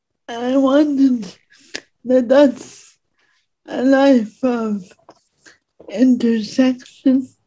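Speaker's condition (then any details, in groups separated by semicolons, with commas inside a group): Speech impediment; disabled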